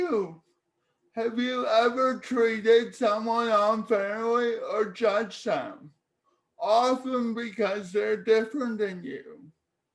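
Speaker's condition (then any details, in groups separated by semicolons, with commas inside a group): Cerebral palsy; speech therapy in childhood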